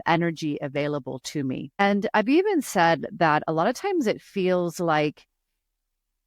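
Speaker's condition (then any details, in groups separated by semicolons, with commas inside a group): No condition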